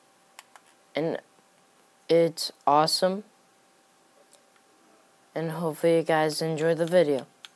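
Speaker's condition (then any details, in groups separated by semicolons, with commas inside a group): No condition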